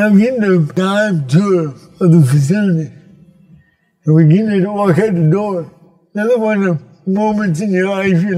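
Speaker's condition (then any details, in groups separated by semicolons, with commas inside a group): Cerebral palsy; from birth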